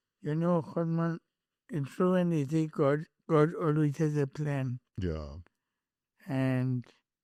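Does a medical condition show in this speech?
Yes: cerebral palsy; present from birth, slight, later car accident; speech and walking affected after car accident.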